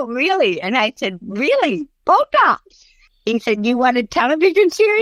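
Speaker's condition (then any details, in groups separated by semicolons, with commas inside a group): Cerebral palsy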